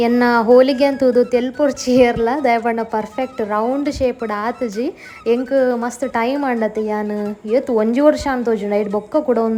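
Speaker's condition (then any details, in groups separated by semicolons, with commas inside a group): No condition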